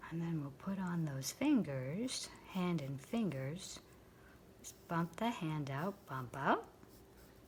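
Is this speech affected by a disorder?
No.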